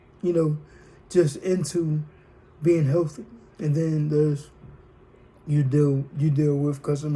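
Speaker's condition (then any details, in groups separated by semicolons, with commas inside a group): Cerebral palsy, spastic diplegia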